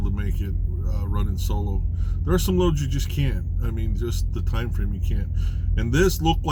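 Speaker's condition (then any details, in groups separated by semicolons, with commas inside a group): No condition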